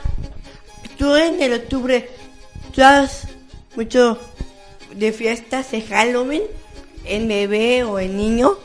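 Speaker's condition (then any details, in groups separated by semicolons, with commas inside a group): Down syndrome; congenital, boy of about thirteen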